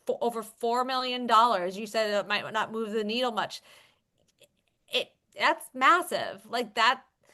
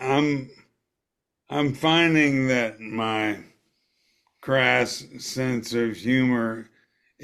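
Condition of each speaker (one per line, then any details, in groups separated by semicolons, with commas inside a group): No condition
ALS; motor neurons in brain and spinal cord, body stiffness; about ten years, very slow progression, finger movement retained; voice retained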